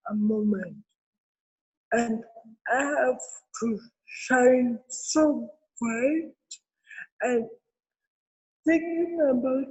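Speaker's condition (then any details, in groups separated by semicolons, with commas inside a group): Cerebral palsy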